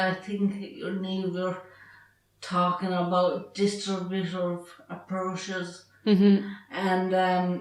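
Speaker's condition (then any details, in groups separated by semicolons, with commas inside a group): Traumatic brain injury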